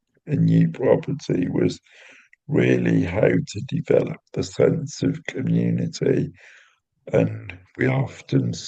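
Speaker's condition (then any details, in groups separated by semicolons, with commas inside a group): Cerebral palsy; intrathecal baclofen pump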